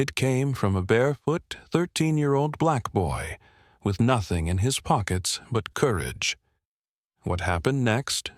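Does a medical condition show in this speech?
No.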